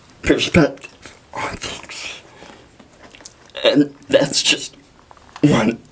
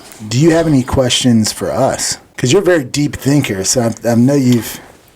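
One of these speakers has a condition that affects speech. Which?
The first: cerebral palsy; communicates by typing and writing.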